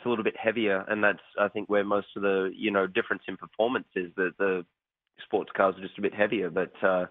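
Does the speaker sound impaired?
No.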